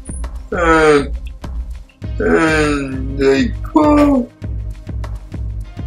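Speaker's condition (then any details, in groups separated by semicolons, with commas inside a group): Cerebral palsy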